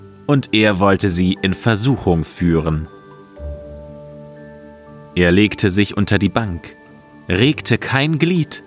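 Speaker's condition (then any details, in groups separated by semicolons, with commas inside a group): No condition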